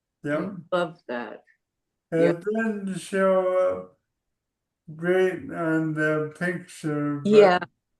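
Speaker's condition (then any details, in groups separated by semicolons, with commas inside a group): ALS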